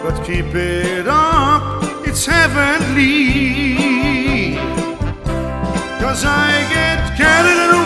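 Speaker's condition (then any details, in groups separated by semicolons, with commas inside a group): No condition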